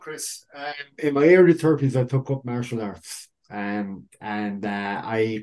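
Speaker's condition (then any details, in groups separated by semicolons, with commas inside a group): Cleft lip and palate; cleft lip and palate present from birth; undergoing orthodontic treatment for aesthetics, jaw surgery coming up shortly, rhinoplasty likely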